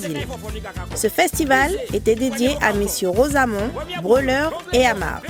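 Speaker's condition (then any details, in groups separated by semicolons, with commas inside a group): No condition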